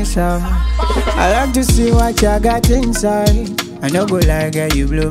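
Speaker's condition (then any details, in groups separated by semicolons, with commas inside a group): No condition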